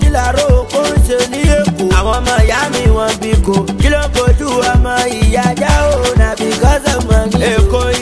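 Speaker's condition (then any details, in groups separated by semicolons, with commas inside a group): No condition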